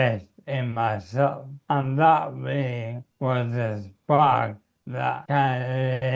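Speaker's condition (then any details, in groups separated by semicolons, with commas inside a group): Motor neurone disease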